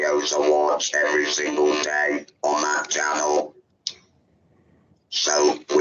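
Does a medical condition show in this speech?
Yes: laryngectomy; laryngectomy for larynx cancer, neck breather; over a decade since laryngectomy; laryngectomy voice, breathes through neck.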